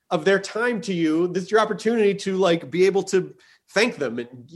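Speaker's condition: No condition

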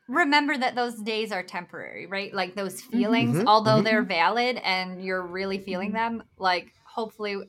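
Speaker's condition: Bilateral cleft lip and palate; congenital

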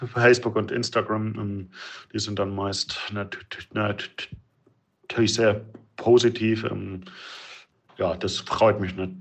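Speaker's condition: Stuttering; developmental, lifelong, possibly inherited, father stuttered, brother fluent, logopedic speech therapy, constant since second grade; blocks during conversations, word and part-word repetitions; repeated sounds, blocks

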